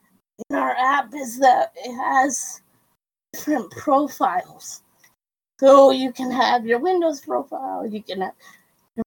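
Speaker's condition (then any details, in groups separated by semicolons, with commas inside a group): Cerebral palsy; quadriplegic, wheelchair user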